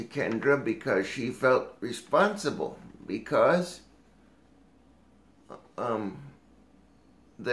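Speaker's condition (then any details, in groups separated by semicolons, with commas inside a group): Cerebral palsy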